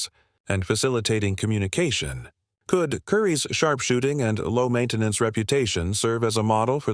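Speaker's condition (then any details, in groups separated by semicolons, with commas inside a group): No condition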